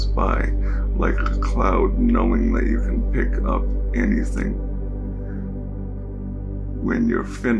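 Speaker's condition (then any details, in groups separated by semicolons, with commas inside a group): Cerebral palsy; diagnosed at birth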